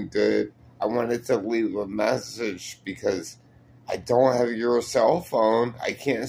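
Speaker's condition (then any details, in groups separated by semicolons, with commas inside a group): Multiple sclerosis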